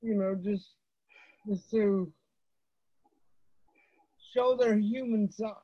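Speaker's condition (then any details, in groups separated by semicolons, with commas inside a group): Cerebral palsy; wheelchair user; voice erratic, pitch goes high and low, dictation software can't understand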